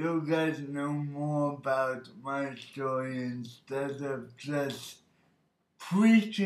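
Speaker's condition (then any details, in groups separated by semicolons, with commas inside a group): Birth oxygen deprivation brain injury; walking, talking and dancing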